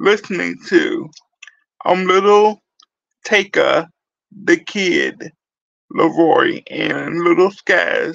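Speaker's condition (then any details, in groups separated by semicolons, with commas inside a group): Cerebral palsy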